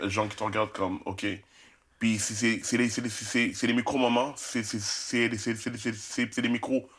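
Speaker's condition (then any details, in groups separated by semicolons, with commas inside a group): Stuttering; stuttering since childhood, teased in primary and secondary school; stutters on greetings and own name, swaps in easier words, fluent and fast when rapping since age 15; repeated sounds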